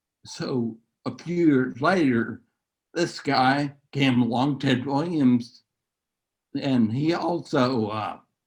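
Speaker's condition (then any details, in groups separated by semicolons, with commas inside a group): Neurological disease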